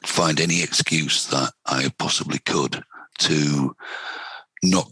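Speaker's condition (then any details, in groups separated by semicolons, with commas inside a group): Vocal cord cancer, head and neck cancer, right vocal cord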